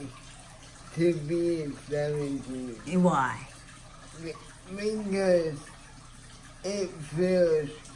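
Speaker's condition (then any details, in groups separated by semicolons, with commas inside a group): Cerebral palsy; age 17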